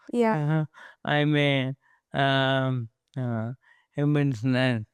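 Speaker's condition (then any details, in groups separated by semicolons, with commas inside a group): ALS; onset in hands, spread to legs, upper body atrophy; about three years since diagnosis, walker, physio, speech therapy; slurred, worse with stress, fatigue; trouble S, P, H; throat clearing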